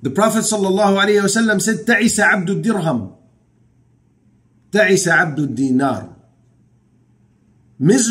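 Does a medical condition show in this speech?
No.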